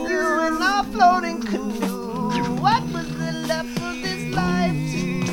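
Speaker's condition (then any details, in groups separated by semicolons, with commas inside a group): No condition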